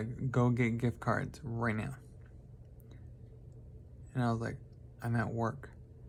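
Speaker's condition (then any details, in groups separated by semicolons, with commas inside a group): Traumatic brain injury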